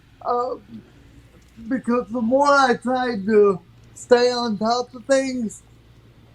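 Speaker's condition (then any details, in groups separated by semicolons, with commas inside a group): Cerebral palsy; from birth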